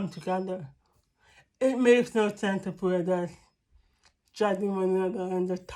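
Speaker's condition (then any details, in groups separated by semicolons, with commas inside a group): Cerebral palsy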